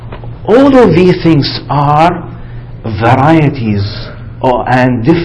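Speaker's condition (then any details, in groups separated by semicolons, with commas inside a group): No condition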